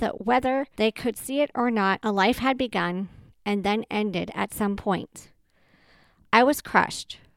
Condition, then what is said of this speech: Cleft palate. You know, you have a really good voice. It would be good on the radio.